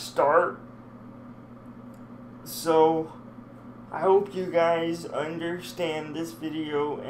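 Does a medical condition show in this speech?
Yes: cerebral palsy; speech sometimes affected.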